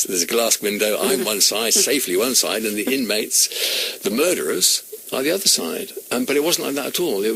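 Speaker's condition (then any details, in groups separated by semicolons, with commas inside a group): No condition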